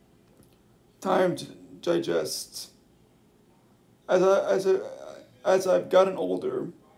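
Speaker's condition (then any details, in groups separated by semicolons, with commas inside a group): Cerebral palsy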